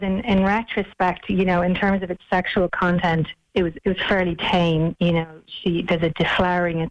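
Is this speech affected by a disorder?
No.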